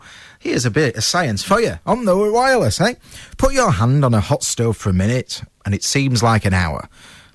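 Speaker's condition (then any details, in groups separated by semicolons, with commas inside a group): No condition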